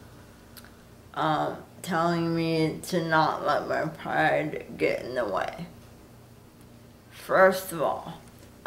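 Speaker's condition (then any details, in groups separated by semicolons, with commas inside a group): Cerebral palsy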